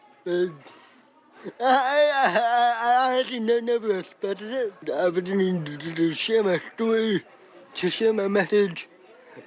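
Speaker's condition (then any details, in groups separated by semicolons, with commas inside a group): Cerebral palsy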